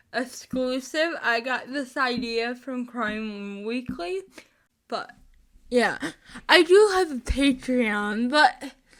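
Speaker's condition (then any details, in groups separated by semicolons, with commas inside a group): Spastic cerebral palsy, mixed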